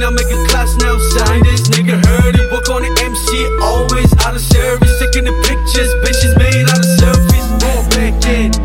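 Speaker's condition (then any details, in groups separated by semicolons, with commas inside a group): No condition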